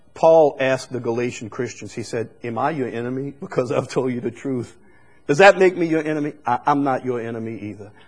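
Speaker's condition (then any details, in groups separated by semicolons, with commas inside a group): No condition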